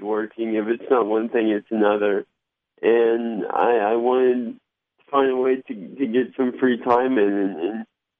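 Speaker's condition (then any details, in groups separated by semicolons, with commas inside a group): Cerebral palsy; mild slur, varies by day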